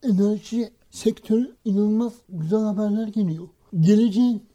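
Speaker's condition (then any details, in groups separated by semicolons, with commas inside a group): Cerebral palsy; practised reading aloud before mirror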